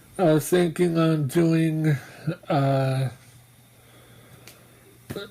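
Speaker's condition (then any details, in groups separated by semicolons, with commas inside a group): Mobius syndrome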